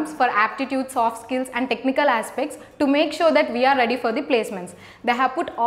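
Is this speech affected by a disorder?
No.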